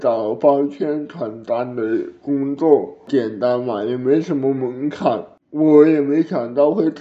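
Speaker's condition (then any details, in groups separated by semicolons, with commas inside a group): Cerebral palsy; over ten minutes of resuscitation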